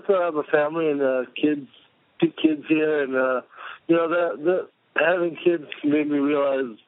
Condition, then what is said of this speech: Cerebral palsy. Otherwise, your listeners are just sitting at home going, man, this guy is wasted.